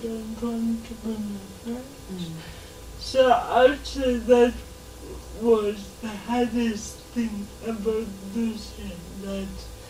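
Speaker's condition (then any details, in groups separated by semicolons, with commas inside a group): Cerebral palsy; since birth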